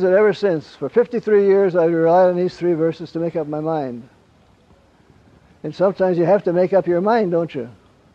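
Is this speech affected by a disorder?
Yes: Parkinson's; gets up around 3 am.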